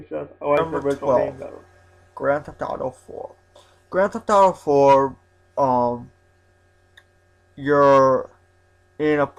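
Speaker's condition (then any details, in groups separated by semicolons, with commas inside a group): Spastic quadriplegic cerebral palsy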